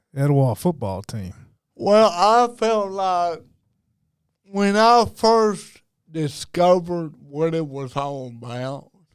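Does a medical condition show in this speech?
Yes: cerebral palsy.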